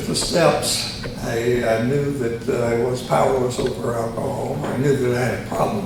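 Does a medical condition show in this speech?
Yes: tongue cancer surgery; both sides of tongue.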